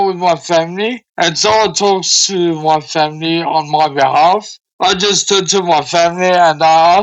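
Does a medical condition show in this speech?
Yes: cerebral palsy.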